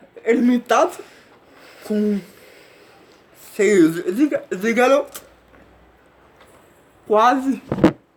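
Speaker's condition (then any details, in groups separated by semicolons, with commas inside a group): Cerebral palsy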